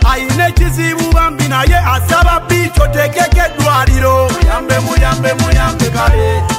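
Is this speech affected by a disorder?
No.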